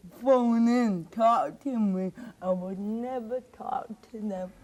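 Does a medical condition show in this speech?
Yes: cerebral palsy; walking and hand control improved over past year; speech improved over past year.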